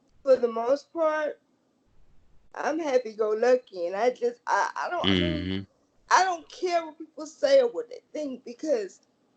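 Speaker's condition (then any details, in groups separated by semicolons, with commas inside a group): Cerebral palsy; all four limbs, uses wheelchair, baclofen pump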